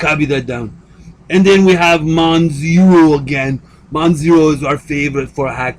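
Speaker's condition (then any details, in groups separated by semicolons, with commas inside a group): No condition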